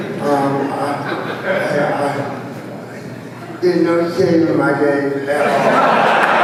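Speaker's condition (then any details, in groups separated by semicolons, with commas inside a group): Cerebral palsy, spastic quadriplegia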